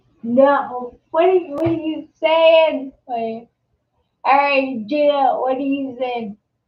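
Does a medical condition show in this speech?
Yes: multiple sclerosis; secondary progressive.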